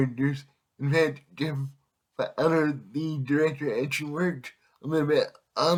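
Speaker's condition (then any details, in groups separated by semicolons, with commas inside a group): Cerebral palsy; affects all muscles; able to speak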